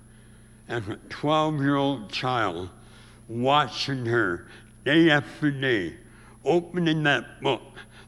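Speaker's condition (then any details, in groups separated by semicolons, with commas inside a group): Severe speech impediment; about age 84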